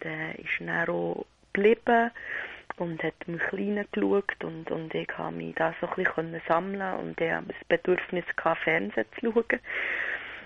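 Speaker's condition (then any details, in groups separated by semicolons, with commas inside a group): No condition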